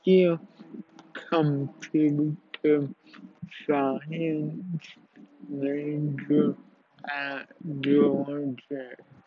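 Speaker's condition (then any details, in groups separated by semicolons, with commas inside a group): Cerebral palsy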